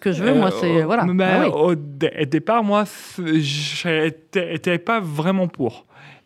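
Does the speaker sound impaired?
Yes: stuttering; stuttering since age 4, first misdiagnosed as Gilles de la Tourette, cause hypothesized as several traumas; here repeated sounds, prolonged sounds.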